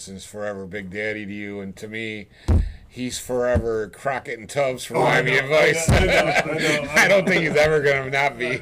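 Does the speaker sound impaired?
No.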